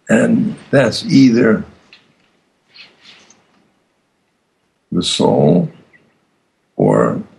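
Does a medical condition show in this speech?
Yes: aphasia after stroke; stroke causing aphasia, previously a highly fluent golden-tongued orator; words come out slowly, long silences, slow to answer, hard to weave complex stories.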